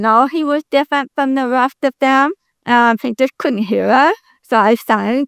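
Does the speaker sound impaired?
Yes: deafness; congenital complete deafness.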